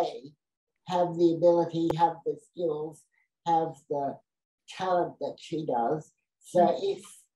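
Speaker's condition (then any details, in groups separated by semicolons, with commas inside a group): Cerebral palsy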